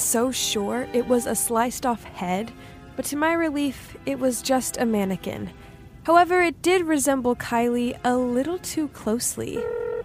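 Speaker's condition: No condition

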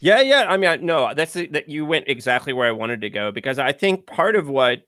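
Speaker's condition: No condition

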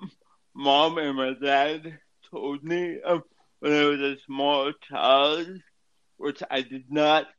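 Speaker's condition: Cerebral palsy; affects speech

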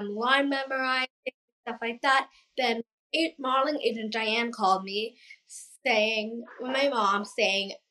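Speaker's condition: Down syndrome; past speech therapy

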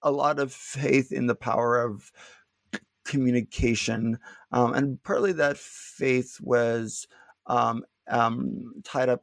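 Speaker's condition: Stuttering; not stuttering much currently; little stuttering currently; blocks

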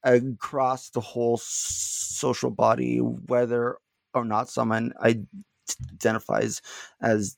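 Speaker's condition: Stuttering; little stuttering during this recording; not stuttering much at time of recording; prolonged sounds, blocks

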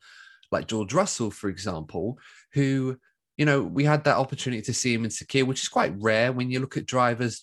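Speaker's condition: No condition

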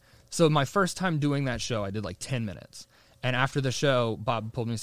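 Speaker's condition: No condition

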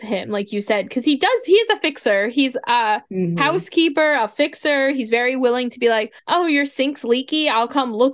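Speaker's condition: No condition

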